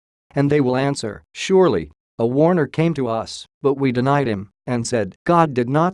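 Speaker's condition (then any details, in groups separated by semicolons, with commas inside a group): No condition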